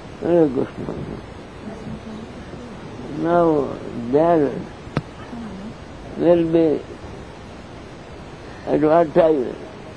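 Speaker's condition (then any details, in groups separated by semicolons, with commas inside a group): Deafness; long fluent English story narration, questions from listeners not taken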